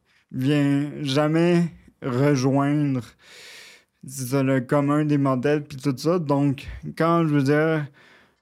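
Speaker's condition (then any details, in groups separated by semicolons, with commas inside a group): Cerebral palsy, near quadriplegia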